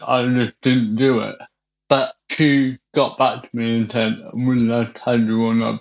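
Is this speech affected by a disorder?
Yes: cerebral palsy; wheelchair.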